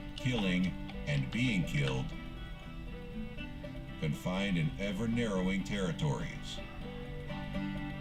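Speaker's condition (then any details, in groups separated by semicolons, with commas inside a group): No condition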